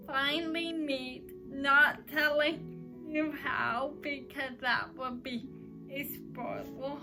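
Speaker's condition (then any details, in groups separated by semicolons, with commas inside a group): Cerebral palsy; uses crutches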